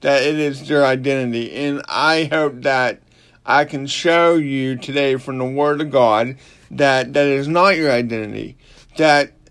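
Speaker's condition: Cerebral palsy; slurred speech

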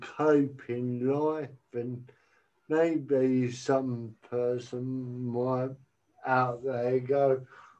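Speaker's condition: Cerebral palsy; cerebral palsy from birth, uses walking stick, holding handheld mic prevents walking stick use on stage; speech sounds unusual, self-described as talking funny

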